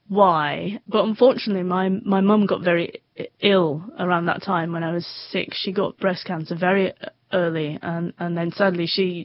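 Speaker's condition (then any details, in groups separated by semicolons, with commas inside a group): Stutter; covert stutter, childhood onset, always mild, saw speech therapist when older but never stuttered openly there; not prevalent, attends British Stammering Association conferences; avoidance techniques, word swapping, often not speaking in childhood, later stuttering openly; repeated words, prolonged sounds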